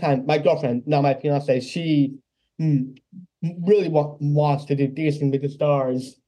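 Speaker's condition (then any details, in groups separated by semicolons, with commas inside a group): Down syndrome; congenital, lifelong; age 26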